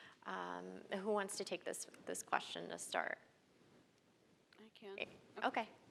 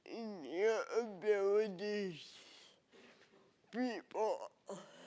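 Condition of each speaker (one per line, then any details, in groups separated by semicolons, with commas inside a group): No condition
Cerebral palsy; cerebral palsy accent, listeners adjust over time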